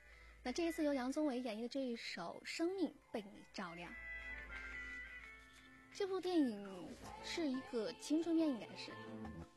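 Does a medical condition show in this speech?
No.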